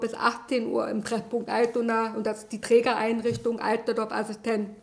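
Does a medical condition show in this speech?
Yes: deafness; can speak aloud, salesman doubted deafness because of speaking.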